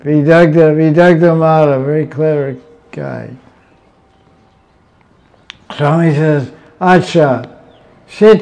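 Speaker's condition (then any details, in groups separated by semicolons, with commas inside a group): Deafness; fluent spoken lecture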